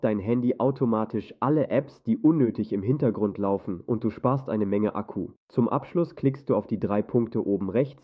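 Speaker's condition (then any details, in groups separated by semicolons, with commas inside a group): No condition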